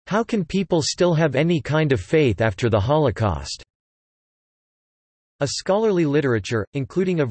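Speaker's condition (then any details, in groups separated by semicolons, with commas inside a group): No condition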